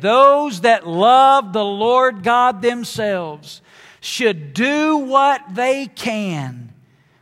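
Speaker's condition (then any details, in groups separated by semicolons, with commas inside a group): No condition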